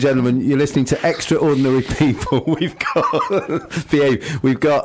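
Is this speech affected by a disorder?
No.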